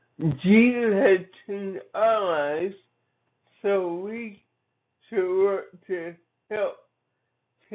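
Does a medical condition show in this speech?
Yes: cerebral palsy; from birth.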